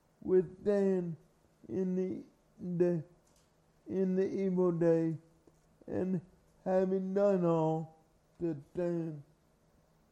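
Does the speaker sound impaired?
Yes: cerebral palsy; carried everywhere by parents.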